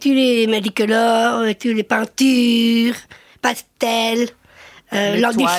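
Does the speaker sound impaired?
Yes: Down syndrome (trisomy 21); genetic chromosome 21 anomaly, present from birth, intellectual disability, developmental delay; age 34.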